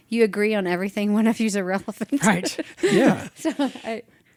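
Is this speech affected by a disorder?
No.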